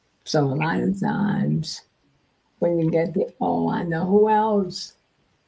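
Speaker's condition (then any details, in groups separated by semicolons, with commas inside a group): Multiple sclerosis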